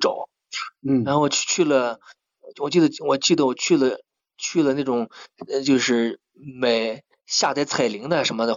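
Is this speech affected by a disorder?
Yes: stuttering; stutter since childhood, Gansu Jingyuan dialect speaker; mild stutter audible in interview, repetitions, fillers; much worse speaking local dialect, fluent singing in dialect, feels comfortable within own breath rhythm; here repeated sounds, repeated words.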